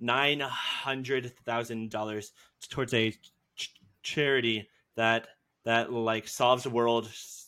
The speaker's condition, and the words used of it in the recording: Stuttering. With me, so if I didn't have these massive pauses where it's like, what is he gonna say? What's he gonna do?